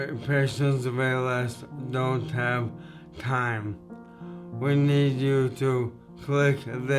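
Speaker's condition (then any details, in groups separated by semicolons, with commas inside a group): ALS; slurred, poor speech, expects to lose speech entirely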